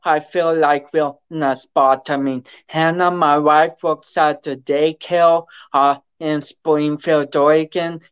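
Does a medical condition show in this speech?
Yes: cerebral palsy; affects speech.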